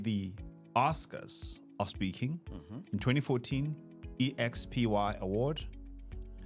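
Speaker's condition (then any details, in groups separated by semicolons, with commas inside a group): No condition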